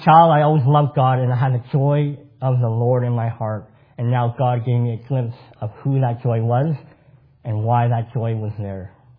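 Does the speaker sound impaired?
Yes: cleft palate; congenital cleft palate.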